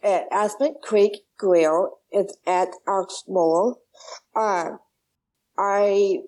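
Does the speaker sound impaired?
Yes: Down syndrome.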